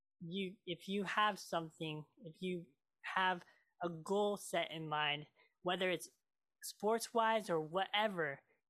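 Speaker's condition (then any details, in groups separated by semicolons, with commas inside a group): Cleft lip and palate; cleft made eating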